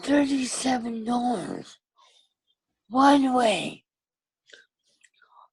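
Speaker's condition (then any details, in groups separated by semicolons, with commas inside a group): Cerebral palsy with ataxia; ataxia, tracheostomy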